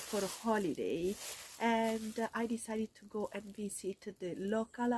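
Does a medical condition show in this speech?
No.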